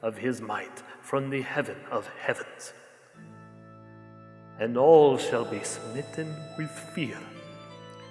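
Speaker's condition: No condition

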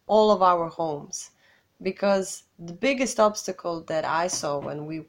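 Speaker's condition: No condition

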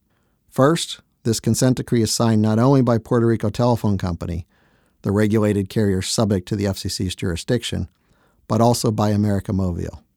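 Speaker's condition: No condition

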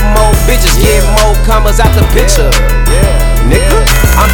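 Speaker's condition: No condition

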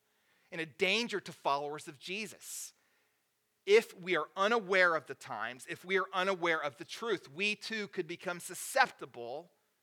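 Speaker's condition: No condition

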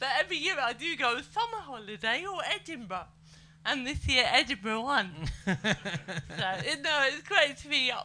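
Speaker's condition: Cerebral palsy; able to speak and move

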